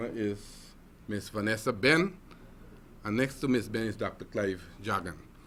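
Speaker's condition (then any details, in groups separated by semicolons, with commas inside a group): No condition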